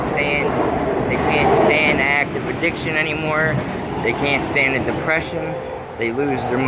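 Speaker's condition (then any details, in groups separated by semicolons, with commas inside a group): No condition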